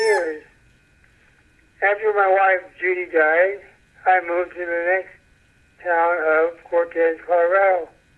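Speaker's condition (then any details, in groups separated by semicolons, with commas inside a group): Parkinson's disease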